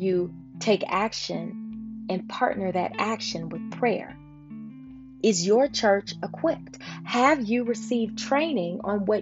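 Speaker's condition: No condition

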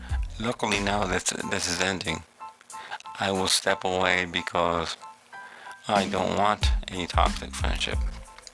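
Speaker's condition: Cerebral palsy; codeine shots after surgery

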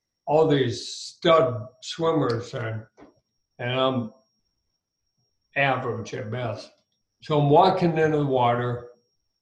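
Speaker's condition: ALS; ALS with throat onset

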